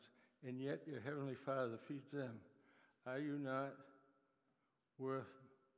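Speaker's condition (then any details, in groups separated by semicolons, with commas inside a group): Parkinson's disease; Parkinson's attacks muscles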